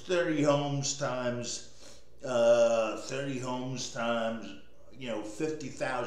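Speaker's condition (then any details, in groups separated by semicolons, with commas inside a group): Cerebral palsy; speech may sound drunk or drugged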